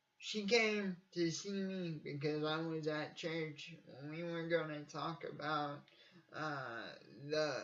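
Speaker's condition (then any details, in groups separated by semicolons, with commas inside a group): Cerebral palsy; from birth, uses wheelchair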